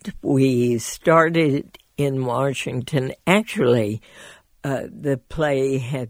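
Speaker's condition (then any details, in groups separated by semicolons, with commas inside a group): Spasmodic dysphonia; voice needs to heal after treatment, from about a week; show unchanged otherwise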